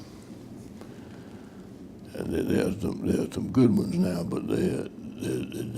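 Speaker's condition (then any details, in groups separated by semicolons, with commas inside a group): Parkinson's disease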